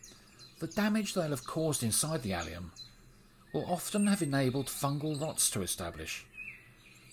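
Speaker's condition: No condition

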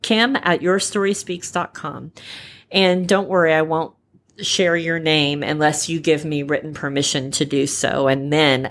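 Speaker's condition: Repaired cleft palate; no cleft lip

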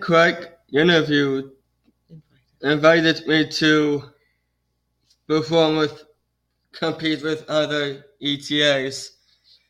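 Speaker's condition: Down syndrome

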